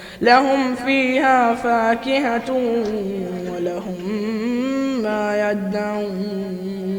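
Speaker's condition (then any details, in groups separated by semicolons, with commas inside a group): No condition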